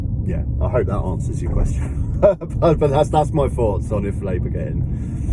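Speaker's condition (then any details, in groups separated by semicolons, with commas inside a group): No condition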